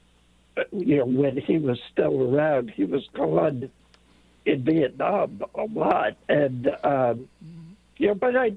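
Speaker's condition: Late-onset Pompe disease; infusion treatment

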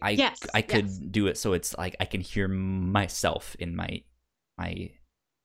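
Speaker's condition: Stutter; speech impediment, past speech therapy; hears own voice through headphone monitoring while recording, finds it disorienting; therapist described costly in-ear device echoing own voice milliseconds late, said to help; repeated sounds, repeated words, prolonged sounds

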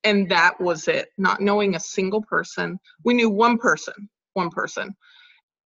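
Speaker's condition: No condition

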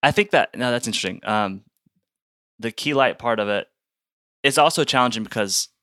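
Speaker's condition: No condition

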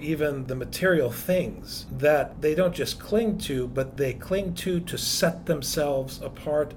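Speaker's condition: No condition

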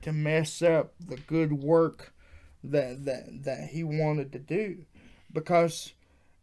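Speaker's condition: Cerebral palsy; wheelchair user

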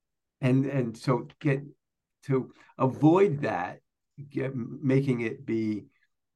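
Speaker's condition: Stuttering; stuttering since at least high school; anticipates difficulty talking in many situations, fears being outed as stuttering; repeated sounds, repeated words

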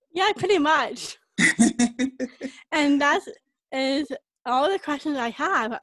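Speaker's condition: Down syndrome; moyamoya, stroke, surgery by Dr. Smith at Boston Children's Hospital, another stroke; greatly recovered about 5 years after stroke and surgery; could not talk after stroke, speech and swallowing trouble after surgery, now speaking, progressed well

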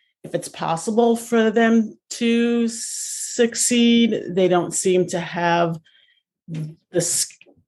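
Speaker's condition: Stuttering; blocks

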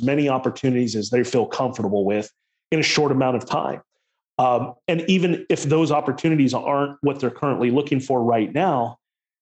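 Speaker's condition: No condition

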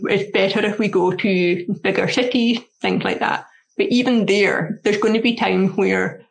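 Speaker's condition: Deafness; struggles hearing loudspeakers, often needs repetition, accent in foreign languages

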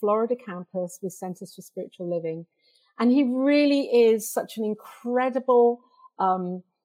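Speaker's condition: No condition

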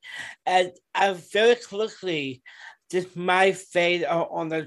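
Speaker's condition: Down syndrome; young man

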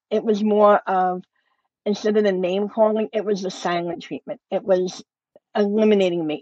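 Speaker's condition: Cleft lip and palate; congenital

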